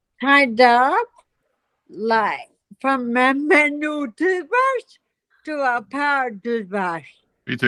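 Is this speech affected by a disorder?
Yes: multiple system atrophy.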